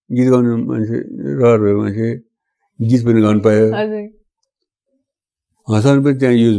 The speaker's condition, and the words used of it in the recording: Parkinson's disease. मलाई ड्राई हुन्छ मुख यसो पार्किन्सन सबैजना डिस्टर्ब गऱ्यो